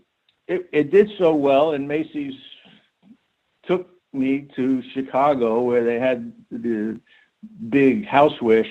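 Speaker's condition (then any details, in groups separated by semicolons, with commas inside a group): No condition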